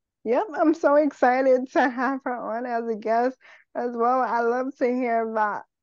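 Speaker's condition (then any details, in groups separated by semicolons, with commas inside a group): Cerebral palsy; wheelchair user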